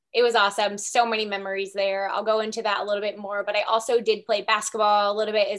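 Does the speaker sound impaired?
No.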